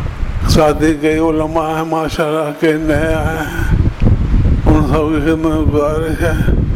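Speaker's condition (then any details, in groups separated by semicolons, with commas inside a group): Difficulty speaking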